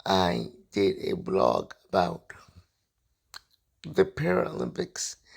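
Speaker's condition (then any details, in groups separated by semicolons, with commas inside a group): Cerebral palsy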